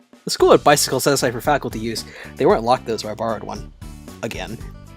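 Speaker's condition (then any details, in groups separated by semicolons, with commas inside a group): No condition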